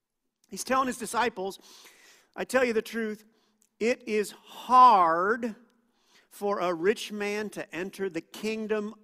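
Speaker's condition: No condition

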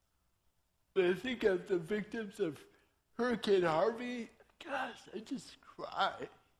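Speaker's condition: Torsion dystonia; voice cannot be controlled

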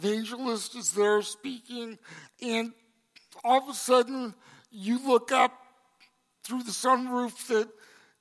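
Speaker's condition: Cerebral palsy; congenital

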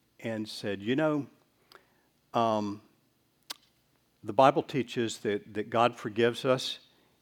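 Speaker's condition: No condition

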